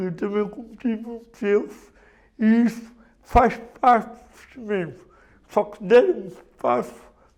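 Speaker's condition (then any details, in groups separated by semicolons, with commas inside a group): Cerebral palsy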